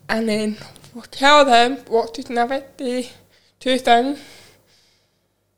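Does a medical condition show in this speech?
Yes: profound deafness, cochlear implant; learned to listen through implant, sign language learned around age 16; learned to talk before sign language, speaks to hearing people, signs to deaf people.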